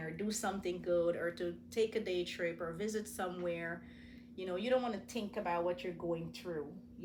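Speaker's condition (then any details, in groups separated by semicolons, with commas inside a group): No condition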